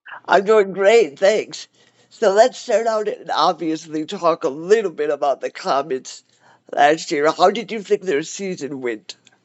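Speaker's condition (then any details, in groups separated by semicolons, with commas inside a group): Cerebral palsy; cerebral palsy, wheelchair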